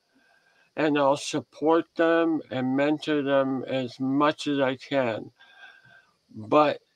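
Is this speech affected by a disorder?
Yes: head and neck cancer surgery; large tumor removed from side of neck.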